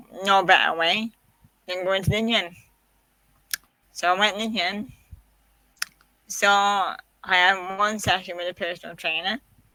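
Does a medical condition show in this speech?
Yes: quadriplegic cerebral palsy.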